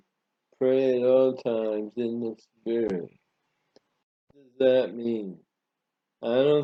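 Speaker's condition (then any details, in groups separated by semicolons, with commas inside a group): Parkinson's disease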